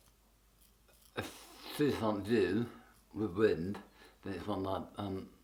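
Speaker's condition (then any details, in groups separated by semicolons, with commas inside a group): Tongue cancer; half tongue removed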